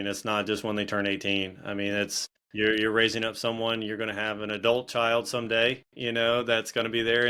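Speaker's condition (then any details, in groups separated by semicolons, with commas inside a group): No condition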